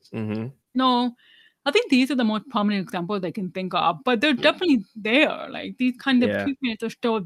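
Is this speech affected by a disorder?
Yes: deafness, severe; about 99% hearing loss, lifelong hearing aids, no cochlear implant, relies on lip reading, no signing.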